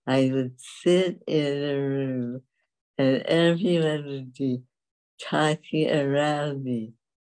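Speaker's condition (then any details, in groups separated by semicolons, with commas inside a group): Dystonia; dystonia from age 20, affects walking and speech, right leg kicked left ankle, no cure; speech loss began after UCLA, mute 40 years, typed needs on typewriter, symptoms when speaking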